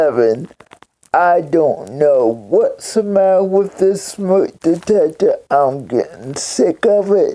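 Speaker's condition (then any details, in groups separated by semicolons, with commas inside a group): Cerebral palsy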